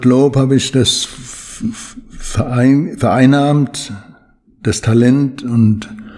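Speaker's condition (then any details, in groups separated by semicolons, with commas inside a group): Parkinson's disease; needs much training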